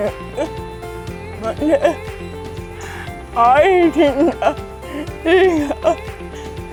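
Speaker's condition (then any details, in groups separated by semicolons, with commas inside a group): Cerebral palsy; long-term speech and language therapy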